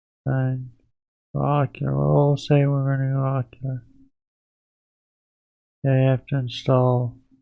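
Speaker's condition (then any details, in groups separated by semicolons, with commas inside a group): Parkinson's disease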